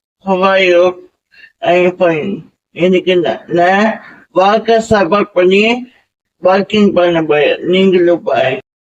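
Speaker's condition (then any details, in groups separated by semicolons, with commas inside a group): Cerebral palsy; gait training, walks alone with walker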